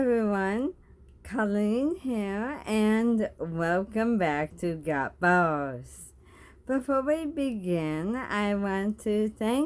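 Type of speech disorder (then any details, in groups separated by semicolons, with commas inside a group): Bulbar dysarthria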